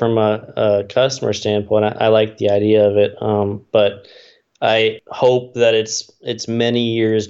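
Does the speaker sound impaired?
No.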